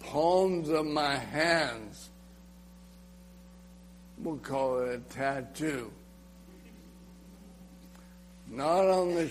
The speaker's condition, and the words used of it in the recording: ALS (motor neuron disease). You can hear my, that takes muscle to talk.